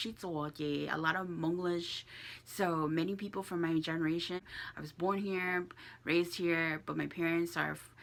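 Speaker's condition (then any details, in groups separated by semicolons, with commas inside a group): No condition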